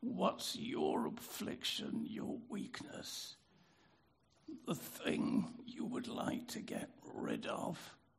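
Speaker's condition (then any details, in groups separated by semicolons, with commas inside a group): Spasmodic dysphonia; voice therapist recommended by audiologist Joanne Tyson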